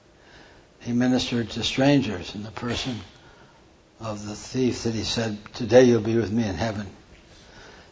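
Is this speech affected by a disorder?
Yes: Parkinson's; hand tremor during talk.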